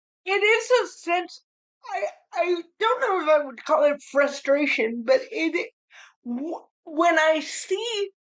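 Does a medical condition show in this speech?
Yes: cerebral palsy; spastic cerebral palsy.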